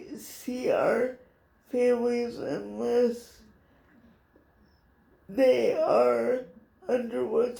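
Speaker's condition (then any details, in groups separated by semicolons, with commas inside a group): Cerebral palsy; speech somewhat affected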